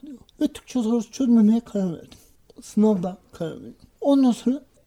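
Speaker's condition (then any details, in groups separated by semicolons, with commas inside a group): Cerebral palsy; from birth, no speech or walking until age 6, misdiagnosed intellectual disability at age 5; hand tremor, unable to write by hand; school speech difficulty, reading not fluent, practised reading aloud before mirror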